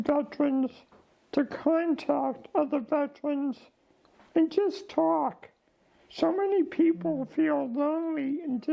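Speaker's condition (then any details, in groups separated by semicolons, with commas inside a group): ALS; diagnosed about 15 months ago, declining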